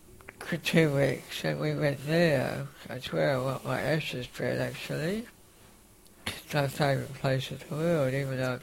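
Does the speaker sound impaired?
Yes: facioscapulohumeral muscular dystrophy, facioscapulohumeral (FSHD); uses respirator.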